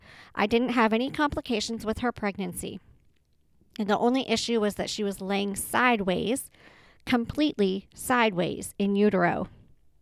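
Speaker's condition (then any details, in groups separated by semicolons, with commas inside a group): Cleft palate with Pierre Robin, Pierre Robin sequence, no cleft lip; congenital Pierre Robin, cleft palate without lip, one-side enlarged tongue hemangioma, three palate surgeries incl. uvula attachment; childhood sound substitutions from open palate, speech therapy through 4th-5th grade, normal since surgery near twelve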